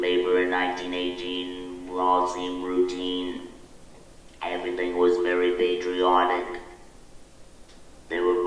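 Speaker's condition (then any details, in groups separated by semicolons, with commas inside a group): Laryngectomy; recent laryngectomy; voice tires easily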